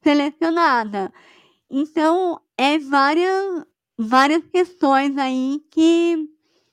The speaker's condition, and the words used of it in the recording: Cleft palate. Então, o que acontece é que, por ela não conseguir fazer com que o ar venha todo para a cavidade oral, parte desse ar escapa pelo nariz.